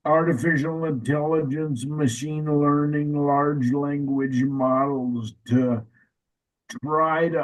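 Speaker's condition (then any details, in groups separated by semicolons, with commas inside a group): ALS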